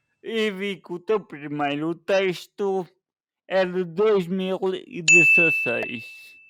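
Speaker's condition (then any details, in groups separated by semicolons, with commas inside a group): Cerebral palsy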